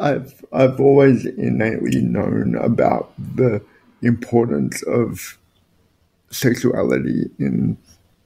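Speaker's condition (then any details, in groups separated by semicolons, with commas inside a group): Spastic quadriplegic cerebral palsy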